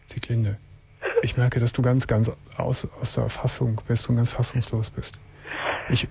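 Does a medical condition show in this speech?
No.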